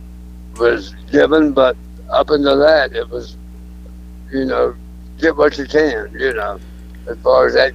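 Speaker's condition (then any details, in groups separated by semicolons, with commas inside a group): Throat cancer; throat cancer over last couple of years; cancer survivor, alive and well; speech not the best as result of throat cancer, may sound drunk, quit podcasts over it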